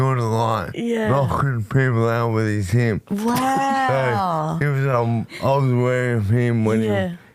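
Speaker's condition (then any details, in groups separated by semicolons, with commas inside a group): Motor neurone disease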